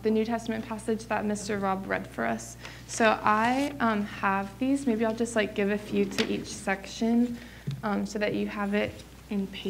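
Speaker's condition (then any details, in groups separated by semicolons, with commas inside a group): No condition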